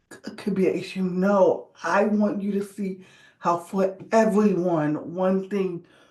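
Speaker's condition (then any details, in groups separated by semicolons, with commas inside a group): Cerebral palsy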